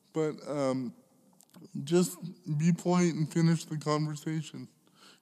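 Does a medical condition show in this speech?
Yes: cerebral palsy; cannot stand unaided, needs others holding upright, urinates seated into bottle, medical cannabis card in Canada; smokes a lot of cannabis.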